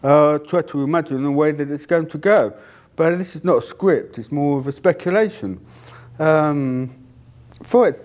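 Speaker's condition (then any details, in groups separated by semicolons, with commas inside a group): Deafness; cannot hear own voice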